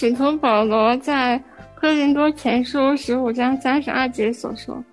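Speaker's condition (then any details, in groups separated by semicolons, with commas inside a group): Spinal muscular atrophy; genetic, from birth, most severe type, motor neuron disease, weak and never stood, fully dependent since childhood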